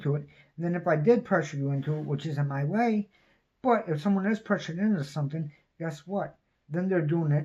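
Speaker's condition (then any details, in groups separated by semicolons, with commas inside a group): Cerebral palsy; mild; speech somewhat unclear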